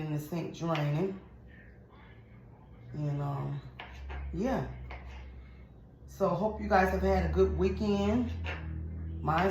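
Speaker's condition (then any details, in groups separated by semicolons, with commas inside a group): No condition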